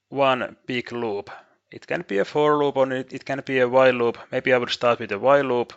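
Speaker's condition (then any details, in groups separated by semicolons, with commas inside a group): No condition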